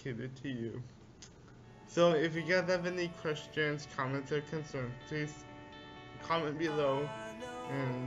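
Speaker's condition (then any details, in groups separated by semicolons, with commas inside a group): Cerebral palsy; speech may be hard to understand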